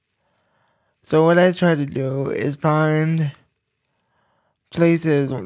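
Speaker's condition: Cerebral palsy; low voice

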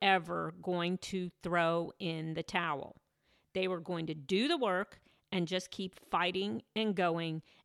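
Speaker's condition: No condition

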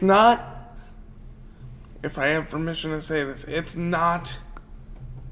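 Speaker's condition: Cerebral palsy; wheelchair user

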